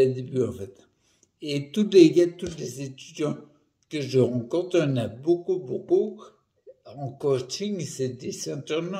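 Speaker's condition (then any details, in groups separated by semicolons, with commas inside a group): Primary progressive multiple sclerosis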